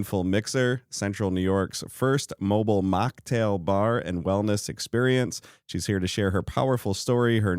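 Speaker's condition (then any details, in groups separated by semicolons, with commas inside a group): No condition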